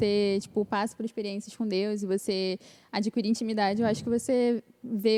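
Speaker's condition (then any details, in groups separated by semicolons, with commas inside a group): No condition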